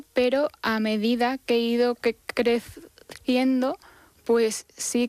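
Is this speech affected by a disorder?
Yes: stuttering; developmental, onset around age 5, worse in adolescence with more exposure; gets stuck when speaking; here prolonged sounds.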